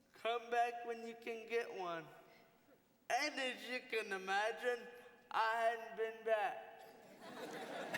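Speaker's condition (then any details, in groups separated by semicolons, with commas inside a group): Cerebral palsy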